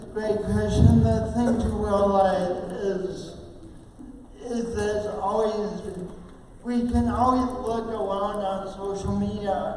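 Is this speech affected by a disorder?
Yes: oxygen-related condition, speech impairment.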